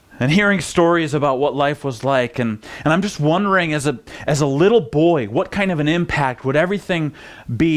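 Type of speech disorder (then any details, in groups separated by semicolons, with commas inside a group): None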